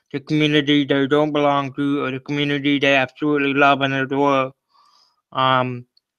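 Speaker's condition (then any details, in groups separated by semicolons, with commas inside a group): Cerebral palsy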